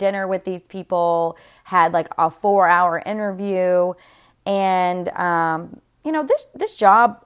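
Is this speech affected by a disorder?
No.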